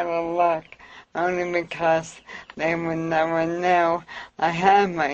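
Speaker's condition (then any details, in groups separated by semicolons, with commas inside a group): Amyotrophic lateral sclerosis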